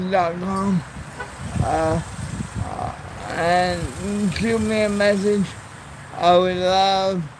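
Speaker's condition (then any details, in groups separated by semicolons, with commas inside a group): Cerebral palsy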